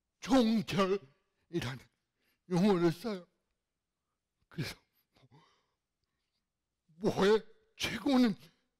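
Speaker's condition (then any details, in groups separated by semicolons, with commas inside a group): Cerebral palsy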